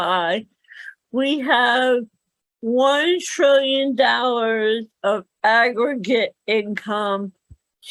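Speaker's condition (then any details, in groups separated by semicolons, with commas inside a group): Cerebral palsy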